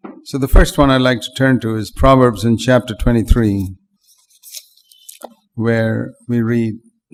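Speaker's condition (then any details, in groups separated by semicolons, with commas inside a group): No condition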